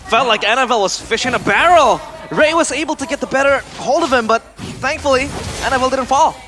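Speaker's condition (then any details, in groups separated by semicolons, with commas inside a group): No condition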